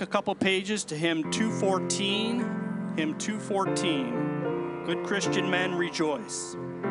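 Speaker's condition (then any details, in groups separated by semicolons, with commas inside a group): No condition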